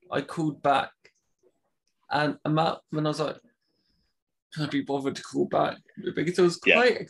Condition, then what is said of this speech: Stuttering. Like, my stammer was a very severe stammer growing up, and over time with speech therapy, it's got better.